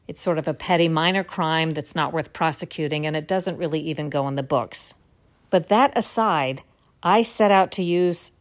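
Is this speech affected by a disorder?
No.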